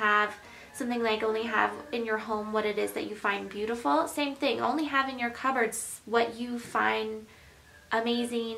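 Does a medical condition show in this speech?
No.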